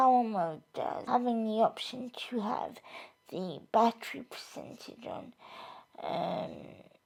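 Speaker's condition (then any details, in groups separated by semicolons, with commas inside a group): Cerebral palsy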